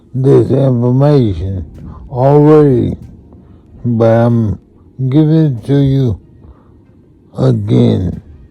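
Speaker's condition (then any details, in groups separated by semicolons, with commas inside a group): Multiple sclerosis; affects left side and voice; long duration, never medicated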